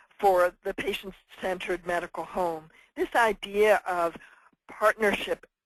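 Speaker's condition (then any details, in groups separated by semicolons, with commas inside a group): No condition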